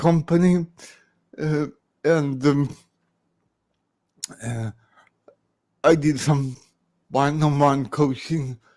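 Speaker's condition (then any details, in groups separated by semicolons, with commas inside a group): Cerebral palsy; present from birth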